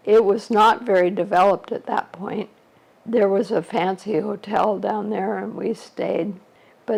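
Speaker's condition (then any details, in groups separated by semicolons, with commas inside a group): ALS; shortly after diagnosis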